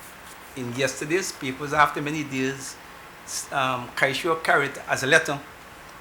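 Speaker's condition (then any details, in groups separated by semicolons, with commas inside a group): No condition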